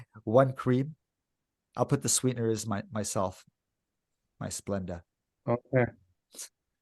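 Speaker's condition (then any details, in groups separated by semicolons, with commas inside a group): No condition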